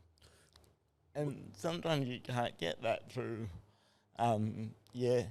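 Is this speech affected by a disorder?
Yes: cerebral palsy.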